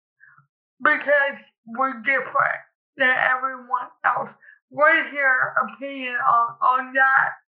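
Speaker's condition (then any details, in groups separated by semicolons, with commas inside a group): Cerebral palsy; cerebral palsy since childhood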